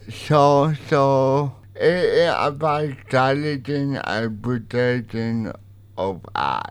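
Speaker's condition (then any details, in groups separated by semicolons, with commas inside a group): Cerebral palsy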